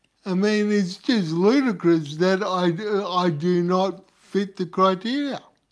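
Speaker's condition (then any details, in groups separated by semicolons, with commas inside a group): Cerebral palsy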